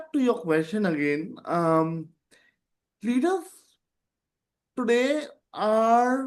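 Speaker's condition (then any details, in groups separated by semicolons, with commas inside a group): Cerebral palsy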